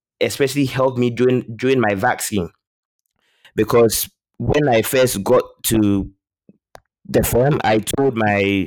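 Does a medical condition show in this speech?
Yes: stammer; stammer since childhood, really bad growing up, one year of speech therapy as adult; two speech therapy courses in past year, weekly Toastmasters public speaking practice, openly discloses stammer; repeats or blocks on some words, fluency improved over time; here repeated words, prolonged sounds, blocks.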